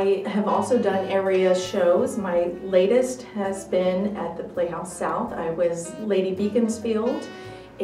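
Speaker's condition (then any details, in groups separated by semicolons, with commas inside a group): No condition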